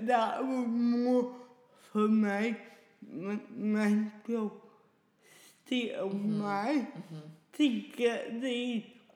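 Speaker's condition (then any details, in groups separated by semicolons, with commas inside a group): Cerebral palsy; lost speech six days in Tasmania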